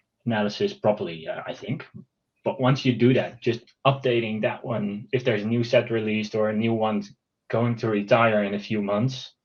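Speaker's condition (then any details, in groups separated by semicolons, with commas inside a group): No condition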